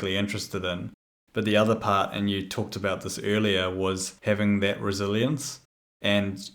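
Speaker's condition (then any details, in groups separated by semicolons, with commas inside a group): No condition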